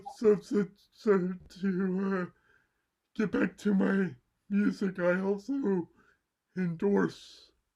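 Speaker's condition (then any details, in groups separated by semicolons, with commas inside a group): Cerebral palsy; mild left side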